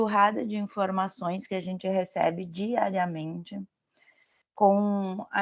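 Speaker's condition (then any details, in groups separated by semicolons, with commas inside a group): No condition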